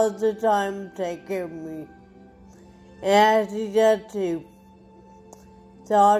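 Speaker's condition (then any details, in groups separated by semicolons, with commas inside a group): Traumatic brain injury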